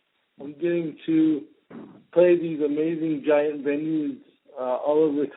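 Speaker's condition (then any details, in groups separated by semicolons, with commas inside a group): Cerebral palsy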